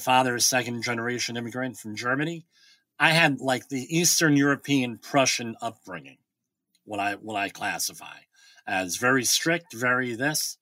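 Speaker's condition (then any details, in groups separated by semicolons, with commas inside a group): Bilateral cleft lip and palate; congenital bilateral cleft lip and cleft palate, about nine years of speech therapy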